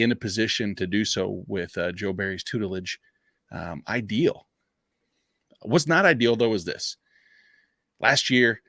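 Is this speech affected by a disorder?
No.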